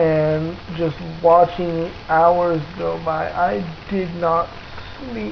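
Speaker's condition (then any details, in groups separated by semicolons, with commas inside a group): Cerebral palsy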